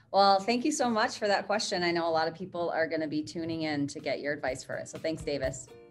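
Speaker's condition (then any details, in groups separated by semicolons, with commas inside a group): No condition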